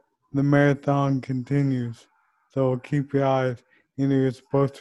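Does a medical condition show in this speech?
Yes: ALS; ALS diagnosed just before age 30, neurodegenerative motor neuron disease; voice banking in progress with Taylor, podcast recorded for future computerized voice; voice changed a little, some slurring, dictation differences, still understandable.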